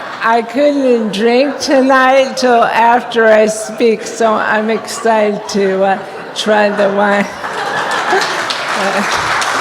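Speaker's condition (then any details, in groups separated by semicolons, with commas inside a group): ALS; onset in feet, then hands and body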